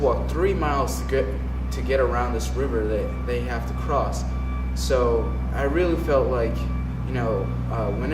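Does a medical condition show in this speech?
No.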